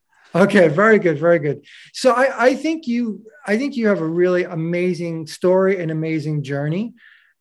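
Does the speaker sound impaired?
No.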